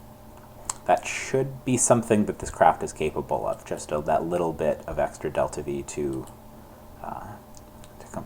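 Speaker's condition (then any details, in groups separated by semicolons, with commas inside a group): No condition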